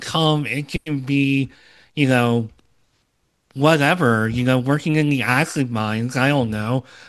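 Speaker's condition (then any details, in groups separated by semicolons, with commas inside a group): Cleft lip and palate, Opitz G/BBB syndrome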